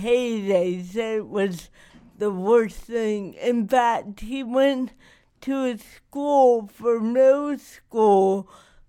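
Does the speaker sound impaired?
Yes: cerebral palsy; not degenerative.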